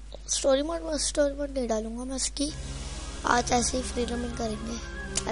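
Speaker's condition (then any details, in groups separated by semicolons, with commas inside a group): No condition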